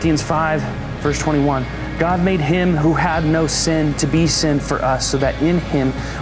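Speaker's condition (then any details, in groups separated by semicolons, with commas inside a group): No condition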